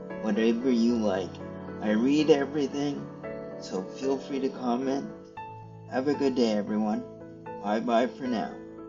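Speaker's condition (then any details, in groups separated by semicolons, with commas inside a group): Cerebral palsy; stiff muscles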